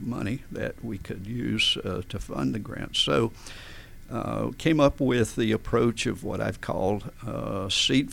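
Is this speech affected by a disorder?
Yes: spasmodic dysphonia; adult onset, diagnosed by otolaryngologist.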